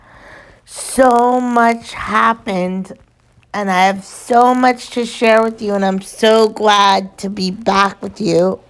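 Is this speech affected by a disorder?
Yes: cerebral palsy.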